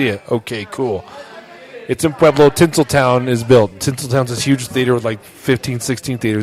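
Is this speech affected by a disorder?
No.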